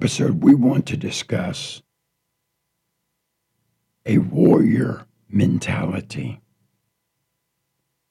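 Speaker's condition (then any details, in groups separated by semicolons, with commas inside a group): Throat cancer, partial laryngectomy; half of voice box removed, never smoked, sick for three years; lost part of voice, feels limited in how much can speak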